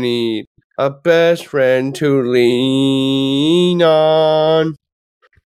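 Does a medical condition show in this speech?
Yes: Down syndrome; from birth.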